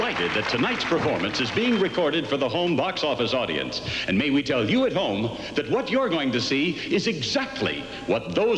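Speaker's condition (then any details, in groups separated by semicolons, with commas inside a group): No condition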